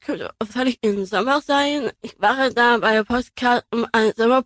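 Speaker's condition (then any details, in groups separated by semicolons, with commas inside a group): Down syndrome, Trisomie 21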